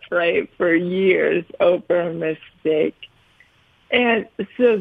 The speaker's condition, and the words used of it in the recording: ALS (motor neuron disease). You'll notice my tongue is affected, so I speak more slowly than I used to.